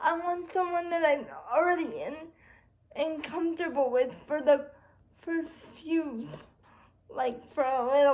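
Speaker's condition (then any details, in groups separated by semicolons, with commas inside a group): Cerebral palsy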